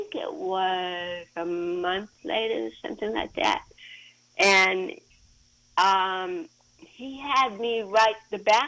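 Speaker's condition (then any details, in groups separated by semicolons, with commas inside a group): Cerebral palsy; since birth, cervical spine surgery C1-C7, lower back spine surgery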